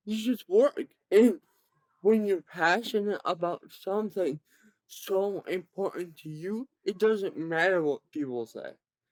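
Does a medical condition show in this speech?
Yes: cerebral palsy; present from birth, severe.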